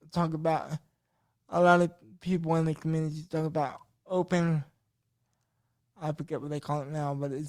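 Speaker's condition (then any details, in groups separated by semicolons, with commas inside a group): Cerebral palsy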